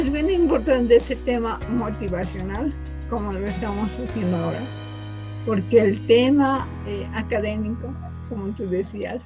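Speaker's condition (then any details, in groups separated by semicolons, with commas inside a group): Cerebral palsy from birth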